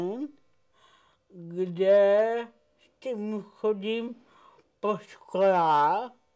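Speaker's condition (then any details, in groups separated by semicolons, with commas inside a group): Cerebral palsy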